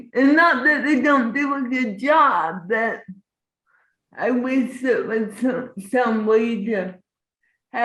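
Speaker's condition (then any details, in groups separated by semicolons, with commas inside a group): Cerebral palsy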